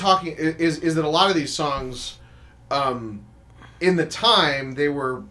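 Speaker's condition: No condition

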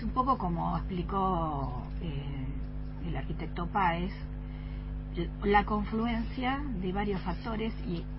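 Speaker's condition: No condition

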